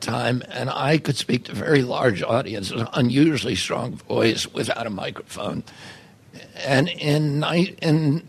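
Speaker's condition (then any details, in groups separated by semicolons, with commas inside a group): Spasmodic dysphonia; tight cords blocked air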